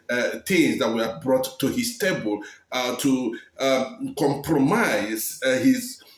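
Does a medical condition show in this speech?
No.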